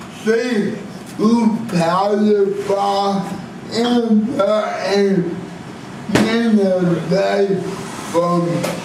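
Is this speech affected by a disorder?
Yes: cerebral palsy.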